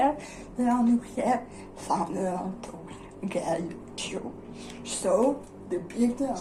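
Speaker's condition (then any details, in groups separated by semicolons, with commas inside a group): Dystonia; generalized dystonia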